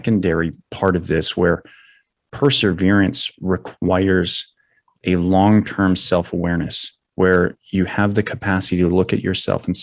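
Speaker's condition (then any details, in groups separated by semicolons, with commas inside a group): No condition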